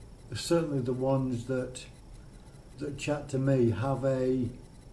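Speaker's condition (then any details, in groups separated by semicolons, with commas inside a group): Motor neurone disease; one fall since diagnosis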